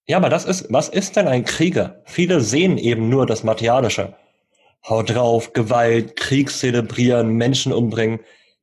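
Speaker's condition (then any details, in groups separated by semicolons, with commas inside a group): Cleft lip and palate, cleft lip, jaw and palate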